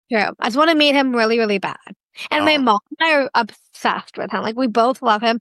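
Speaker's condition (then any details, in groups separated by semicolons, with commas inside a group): Down syndrome; duplicate of the 21st chromosome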